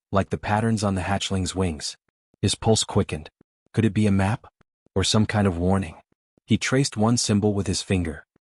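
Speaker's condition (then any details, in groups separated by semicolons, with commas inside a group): No condition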